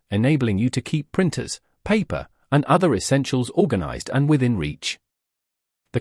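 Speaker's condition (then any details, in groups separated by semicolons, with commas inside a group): No condition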